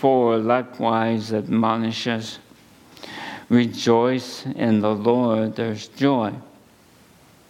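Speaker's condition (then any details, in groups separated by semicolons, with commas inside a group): ALS; at least a couple of months since diagnosis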